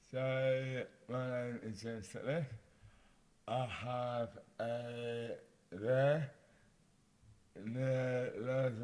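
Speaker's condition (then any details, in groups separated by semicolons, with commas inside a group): Dystonia; mouth impairment affects speech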